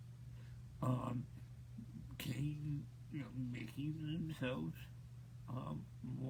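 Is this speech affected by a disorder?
Yes: cerebral palsy; present since birth.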